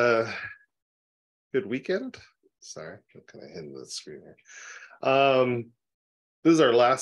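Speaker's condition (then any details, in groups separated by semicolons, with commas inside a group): No condition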